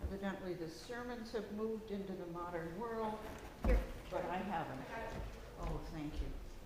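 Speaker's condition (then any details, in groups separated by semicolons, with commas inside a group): No condition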